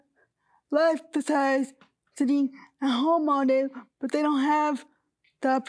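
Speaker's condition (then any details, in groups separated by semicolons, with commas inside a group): Cerebral palsy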